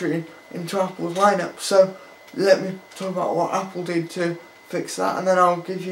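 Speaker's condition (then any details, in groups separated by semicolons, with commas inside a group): Cerebral palsy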